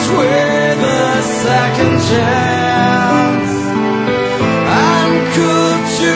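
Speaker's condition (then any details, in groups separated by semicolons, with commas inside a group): No condition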